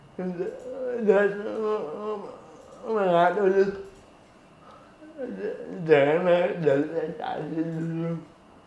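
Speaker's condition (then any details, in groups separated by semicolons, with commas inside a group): Cerebral palsy; affects balance, stiffness, stiffer hand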